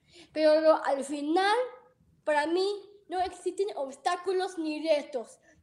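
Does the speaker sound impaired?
Yes: Down syndrome; about 21 years since birth, ongoing therapies.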